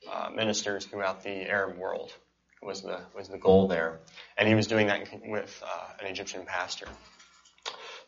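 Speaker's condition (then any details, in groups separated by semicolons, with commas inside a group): Cleft palate and cleft lip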